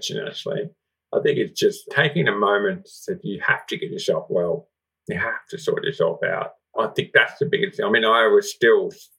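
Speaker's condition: Profound deafness, congenital, severe profound hearing loss; right ear better

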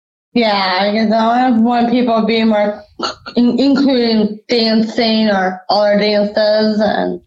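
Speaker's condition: Down syndrome; predicted at birth never to walk or talk

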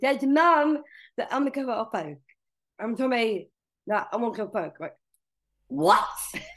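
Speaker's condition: Down syndrome; age 21

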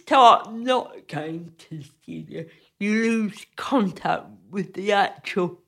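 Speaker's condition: Cerebral palsy; cerebral palsy from birth, affects physical movement when making art, loses balance often, must move carefully

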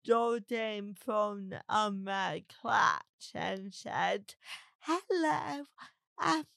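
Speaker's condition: Cerebral palsy; talks differently

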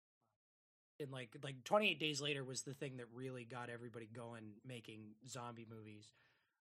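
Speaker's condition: No condition

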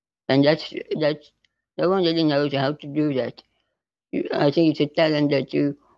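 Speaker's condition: Spinal muscular atrophy type 2; neuromuscular

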